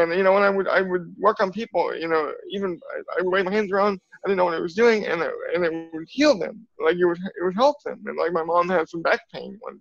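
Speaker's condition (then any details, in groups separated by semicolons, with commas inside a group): Cerebral palsy; from birth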